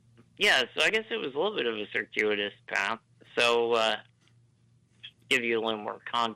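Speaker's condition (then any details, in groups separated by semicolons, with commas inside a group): Duchenne muscular dystrophy; diagnosed at age 3, power chair since about age 10, no ventilator earlier in life; ventilator may be audible, speech cadence slightly different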